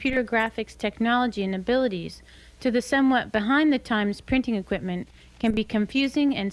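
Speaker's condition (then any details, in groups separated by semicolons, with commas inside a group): No condition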